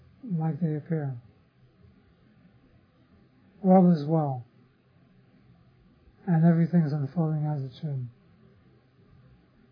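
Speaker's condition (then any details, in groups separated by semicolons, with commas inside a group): Parkinson's disease; others offer remedies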